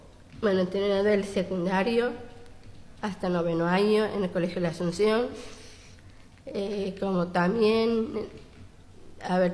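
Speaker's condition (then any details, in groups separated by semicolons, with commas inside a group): Down syndrome; stimulated by mother for many years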